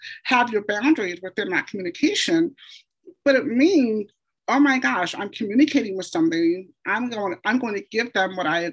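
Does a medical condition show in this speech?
Yes: deafness, hard of hearing/deaf; voice difference often taken for foreign accent or sinus infection, once passed off as retainer.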